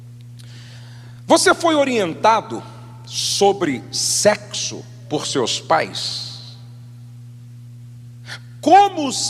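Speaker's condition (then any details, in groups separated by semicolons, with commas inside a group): No condition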